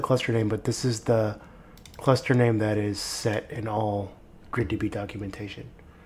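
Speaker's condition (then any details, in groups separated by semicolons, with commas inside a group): No condition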